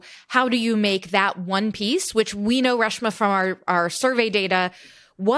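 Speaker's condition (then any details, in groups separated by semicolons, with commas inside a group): No condition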